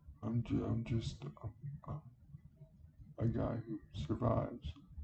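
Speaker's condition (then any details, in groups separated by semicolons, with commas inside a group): Cerebral palsy; speaks relatively well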